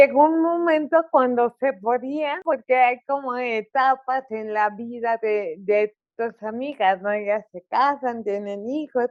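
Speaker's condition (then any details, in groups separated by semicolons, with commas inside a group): Cerebral palsy; cerebral palsy, oxygen lack at birth, motor condition, widespread; diagnosed at five months; articulation affected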